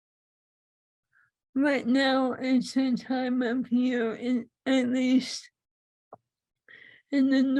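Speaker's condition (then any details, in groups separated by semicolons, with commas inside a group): ALS; swallowing lost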